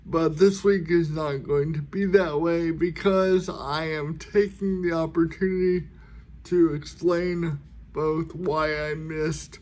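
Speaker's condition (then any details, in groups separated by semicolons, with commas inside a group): Cerebral palsy; speaks slower at times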